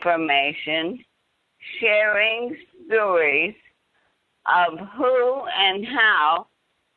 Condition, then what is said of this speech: ALS (motor neuron disease). I asked Larry to join us because my voice has been affected, and he can fill in the details of the early symptom.